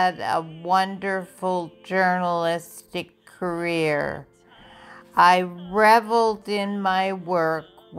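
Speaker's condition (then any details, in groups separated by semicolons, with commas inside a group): Multiple sclerosis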